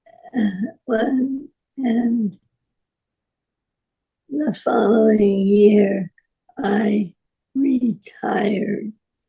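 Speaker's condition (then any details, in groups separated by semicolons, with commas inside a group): Parkinson's disease; about 31 years since diagnosis, still active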